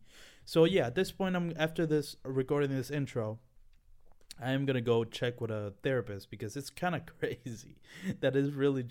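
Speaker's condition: No condition

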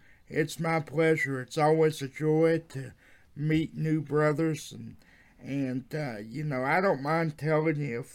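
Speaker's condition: Cerebral palsy; wheelchair user

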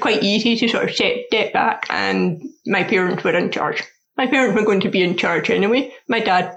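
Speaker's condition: Deafness; often needs repetition

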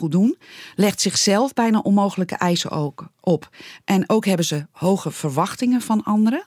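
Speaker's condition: No condition

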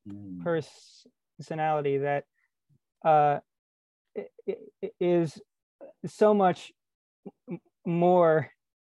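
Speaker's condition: Stuttering; difficult to communicate fluently, rarely fluent even after disclosing stutter; blocks

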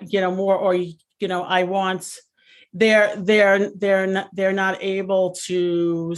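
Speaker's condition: Stuttering; repeated sounds, prolonged sounds

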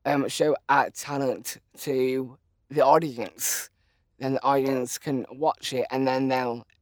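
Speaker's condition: Down syndrome

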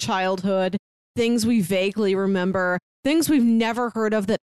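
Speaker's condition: No condition

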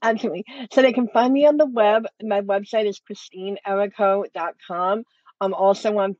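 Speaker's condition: Cleft lip and palate; congenital

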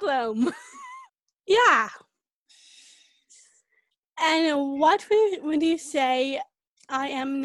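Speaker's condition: Down syndrome; moyamoya, stroke, surgery by Dr. Smith at Boston Children's Hospital, another stroke; greatly recovered about 5 years after stroke and surgery; could not talk after stroke, speech and swallowing trouble after surgery, now speaking, progressed well

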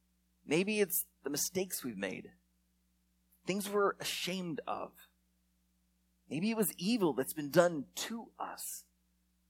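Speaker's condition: No condition

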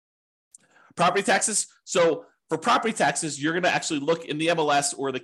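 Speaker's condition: No condition

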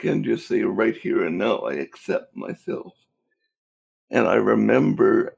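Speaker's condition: Cerebral palsy; cerebral palsy since birth

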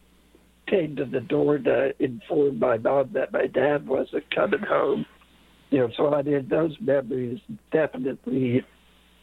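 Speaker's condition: Late-onset Pompe disease; infusion treatment

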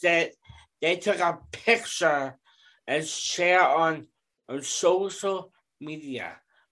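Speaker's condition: Down syndrome; young man

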